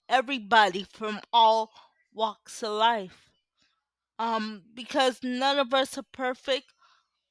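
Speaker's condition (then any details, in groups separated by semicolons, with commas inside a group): Cerebral palsy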